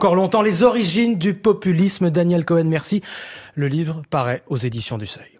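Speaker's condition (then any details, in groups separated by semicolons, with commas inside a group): No condition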